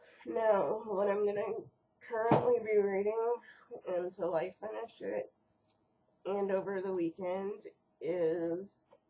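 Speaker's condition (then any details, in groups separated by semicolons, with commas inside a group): Cerebral palsy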